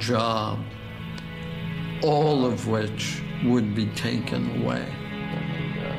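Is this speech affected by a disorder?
Yes: ALS, through a speech-generating device.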